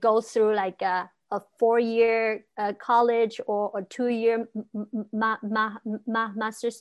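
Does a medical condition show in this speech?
Yes: stuttering; stuttering since childhood, stuck in dialect since little, pretty advanced stage when first seeking help; stutters in English, Mandarin and dialect, stutters more as English improved, no longer hides stutter; stutter let out on Stammer Talk podcast, fear highest in dialect, lowest in English; here repeated sounds, prolonged sounds.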